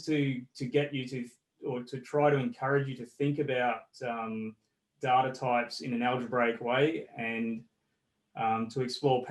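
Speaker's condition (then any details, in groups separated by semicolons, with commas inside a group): No condition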